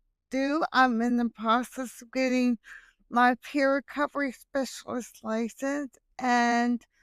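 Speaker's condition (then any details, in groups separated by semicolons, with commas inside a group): Hemiplegic cerebral palsy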